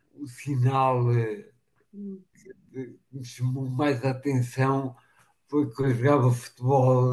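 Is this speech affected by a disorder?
Yes: machado-Joseph disease (sca3).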